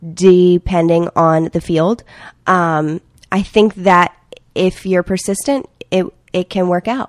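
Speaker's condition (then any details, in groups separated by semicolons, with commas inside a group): Stuttering; varies, very stuttery on phone interviews, sometimes hardly stuttery, at times many disfluencies; repeated sounds, prolonged sounds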